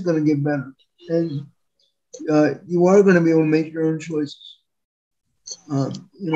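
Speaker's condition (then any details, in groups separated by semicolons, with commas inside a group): Spastic quadriplegic cerebral palsy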